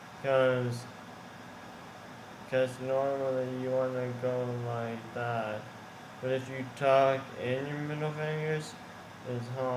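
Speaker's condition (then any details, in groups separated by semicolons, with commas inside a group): Tongue cancer surgery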